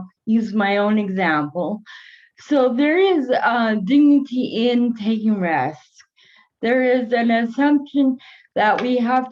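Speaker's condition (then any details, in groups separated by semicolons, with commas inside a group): Cerebral palsy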